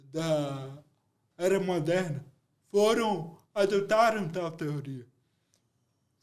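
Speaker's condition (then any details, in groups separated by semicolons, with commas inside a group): Cerebral palsy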